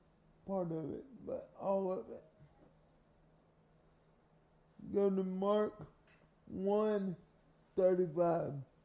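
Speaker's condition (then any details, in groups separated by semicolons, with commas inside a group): Cerebral palsy; from birth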